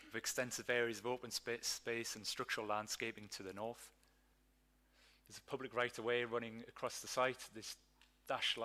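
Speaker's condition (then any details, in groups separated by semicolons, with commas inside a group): No condition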